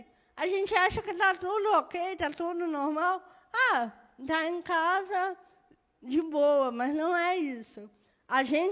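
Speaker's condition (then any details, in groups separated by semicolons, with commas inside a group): Cerebral palsy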